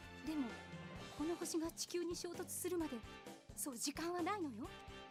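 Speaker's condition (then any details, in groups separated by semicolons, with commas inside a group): No condition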